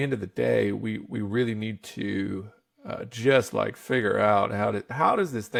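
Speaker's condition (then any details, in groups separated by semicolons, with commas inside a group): No condition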